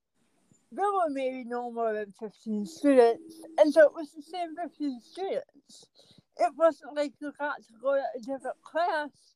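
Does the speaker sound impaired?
Yes: cerebral palsy; cerebral palsy from accident at birth, speech affected, ambulatory, learning disabilities.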